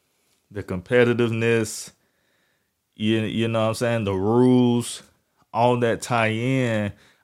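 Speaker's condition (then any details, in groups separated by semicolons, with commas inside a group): No condition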